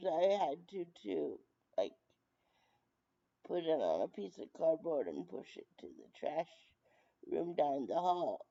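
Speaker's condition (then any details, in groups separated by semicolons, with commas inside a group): Brain injury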